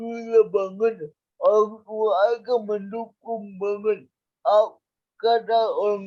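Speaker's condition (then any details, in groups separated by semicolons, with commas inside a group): Cerebral palsy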